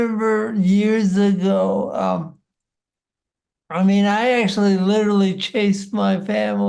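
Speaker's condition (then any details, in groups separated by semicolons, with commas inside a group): Parkinson's disease; deep brain stimulation, surgery four years after diagnosis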